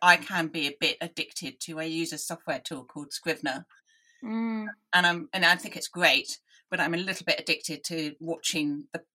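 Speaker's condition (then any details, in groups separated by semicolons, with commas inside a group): Deafness; deaf from early age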